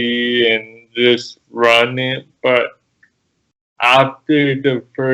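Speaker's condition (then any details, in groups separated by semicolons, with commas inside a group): Cerebral palsy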